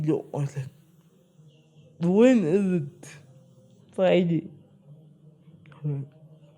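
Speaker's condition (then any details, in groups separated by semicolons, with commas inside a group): Spastic cerebral palsy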